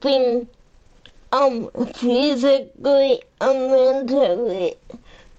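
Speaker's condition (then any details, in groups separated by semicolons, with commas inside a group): Cerebral palsy; uses a power chair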